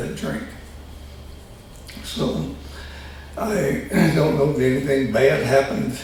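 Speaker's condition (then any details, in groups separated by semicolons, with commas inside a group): Tongue cancer surgery; third tumor removed about a year ago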